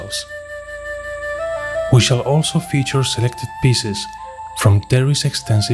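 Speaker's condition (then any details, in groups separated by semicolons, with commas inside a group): No condition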